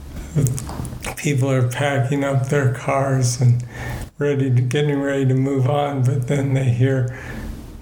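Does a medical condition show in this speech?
Yes: Parkinson's disease; degenerative nervous system disorder, about 18 years since diagnosis; still cycling, balance problems, reduced control of body functions, tasks take much longer.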